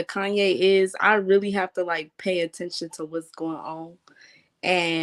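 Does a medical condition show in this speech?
No.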